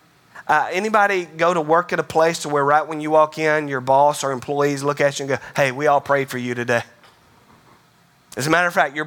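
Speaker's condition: No condition

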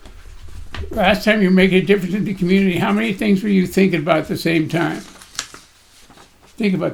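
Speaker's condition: Parkinson's disease; Parkinson's getting in the way a little, daily cardio and gym workouts

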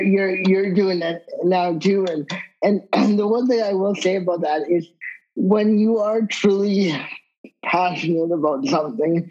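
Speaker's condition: Cerebral palsy; wheelchair user

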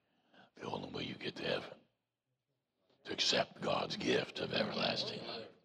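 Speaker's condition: Voice box removal needed; vocal cord cancer

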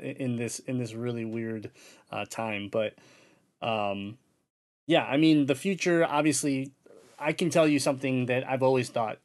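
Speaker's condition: Cleft palate; congenital cleft palate, childhood surgeries at children's hospital

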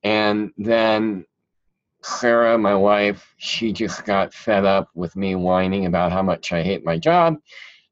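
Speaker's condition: Cleft palate; speech impediment still present

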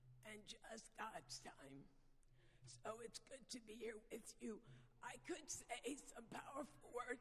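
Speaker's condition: Vocal dysphonia; not painful

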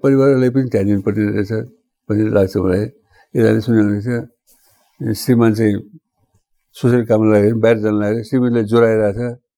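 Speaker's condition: Parkinson's disease; elderly; small steps hard, legs sometimes won't lift, can't stride short distances, running and large movements fine, fall risk; slurred, jumbled speech, sometimes hard to understand, sometimes sounds fine, dry mouth

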